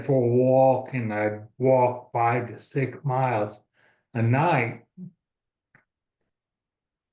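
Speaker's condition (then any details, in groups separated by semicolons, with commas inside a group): ALS; about two years since diagnosis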